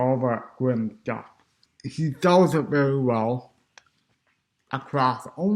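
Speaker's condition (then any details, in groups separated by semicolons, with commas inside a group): Cerebral palsy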